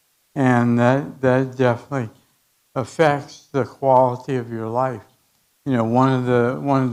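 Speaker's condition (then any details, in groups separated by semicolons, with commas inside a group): Parkinson's disease; deep brain stimulation implant; 19 years with condition, symptomatic medication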